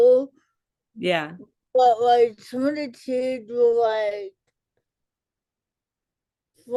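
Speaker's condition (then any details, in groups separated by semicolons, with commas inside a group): Cerebral palsy; speech delay in childhood, speech services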